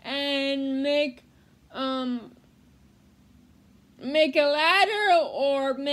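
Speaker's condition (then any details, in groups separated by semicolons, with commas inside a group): Cerebral palsy; speech therapy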